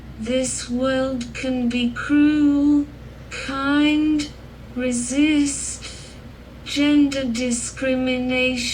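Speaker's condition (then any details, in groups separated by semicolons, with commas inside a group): Cerebral palsy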